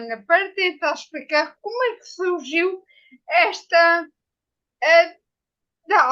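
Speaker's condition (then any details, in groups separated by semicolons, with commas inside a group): Ataxia after brain injury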